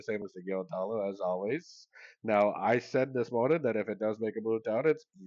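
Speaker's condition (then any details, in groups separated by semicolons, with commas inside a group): No condition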